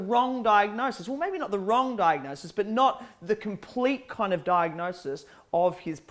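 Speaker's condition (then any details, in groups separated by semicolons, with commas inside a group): No condition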